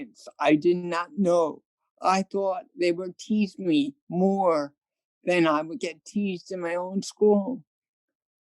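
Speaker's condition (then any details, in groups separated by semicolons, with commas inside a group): Cerebral palsy; present from birth, hearing loss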